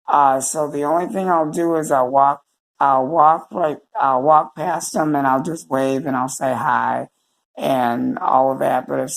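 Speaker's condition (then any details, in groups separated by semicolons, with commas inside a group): Cerebral palsy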